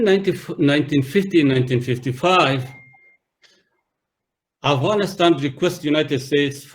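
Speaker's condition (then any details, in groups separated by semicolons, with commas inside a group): No condition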